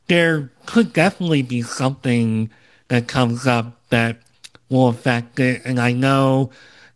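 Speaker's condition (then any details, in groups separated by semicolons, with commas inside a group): Cleft lip and palate, Opitz G/BBB syndrome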